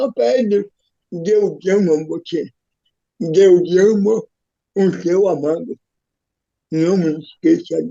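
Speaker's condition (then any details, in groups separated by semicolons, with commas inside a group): Cerebral palsy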